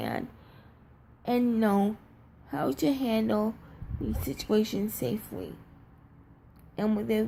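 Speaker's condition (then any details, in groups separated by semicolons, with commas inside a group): Cerebral palsy, triplegia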